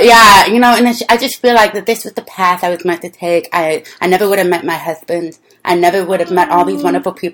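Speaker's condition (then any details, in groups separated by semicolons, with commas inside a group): Deafness; deaf since childhood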